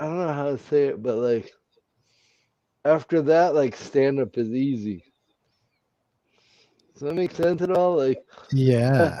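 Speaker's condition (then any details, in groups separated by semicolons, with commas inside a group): Cerebral palsy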